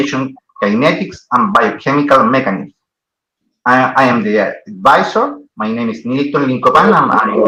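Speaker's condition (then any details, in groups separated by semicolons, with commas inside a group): No condition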